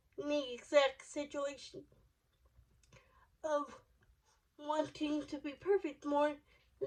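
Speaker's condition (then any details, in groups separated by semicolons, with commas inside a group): Cerebral palsy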